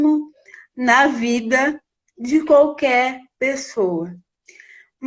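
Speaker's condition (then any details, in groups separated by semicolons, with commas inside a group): Cerebral palsy; from birth, premature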